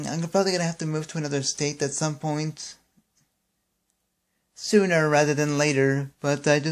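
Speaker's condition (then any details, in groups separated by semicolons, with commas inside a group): Cerebral palsy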